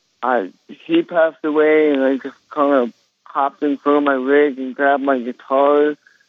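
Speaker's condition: Cerebral palsy; congenital

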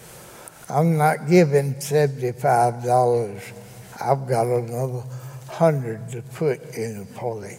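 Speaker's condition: Cerebral palsy; present from birth

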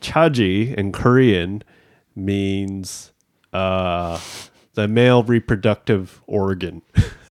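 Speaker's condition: No condition

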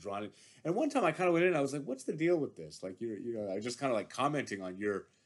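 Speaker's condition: No condition

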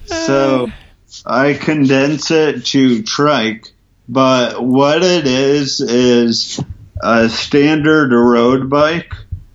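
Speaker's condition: Ataxia from traumatic brain injury; spastic gait, cannot walk straight line, not noticeable when sitting, walking after tricycle, forearm crutches, cane

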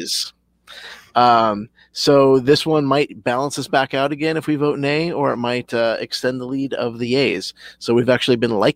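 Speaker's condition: No condition

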